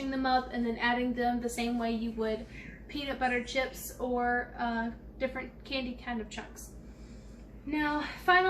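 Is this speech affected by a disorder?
No.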